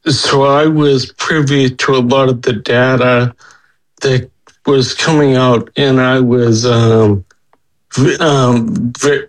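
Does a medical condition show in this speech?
Yes: Friedreich's ataxia; diagnosed at age 19, onset with balance and gait problems, wheelchair user about 25 years; 28 years since diagnosis, progressive, on Skyclarys over 2 years, 3 pills daily, nystagmus slowed; hard-to-understand speech with progression, speech and swallowing improved on Skyclarys, more speech confidence.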